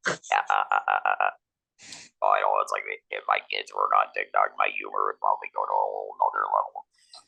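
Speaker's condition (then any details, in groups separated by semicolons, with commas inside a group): Laryngectomy, electrolarynx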